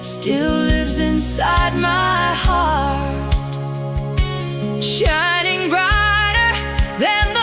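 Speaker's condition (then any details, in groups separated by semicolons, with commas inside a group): No condition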